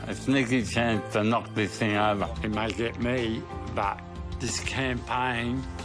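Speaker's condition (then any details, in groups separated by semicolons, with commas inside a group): Motor neurone disease; hand onset; early slurred speech, unable to speak for about 5 years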